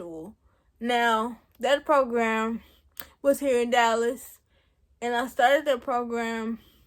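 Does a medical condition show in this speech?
Yes: cerebral palsy; present since birth.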